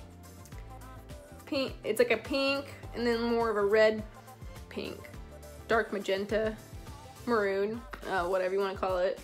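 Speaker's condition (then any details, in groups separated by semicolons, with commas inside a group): No condition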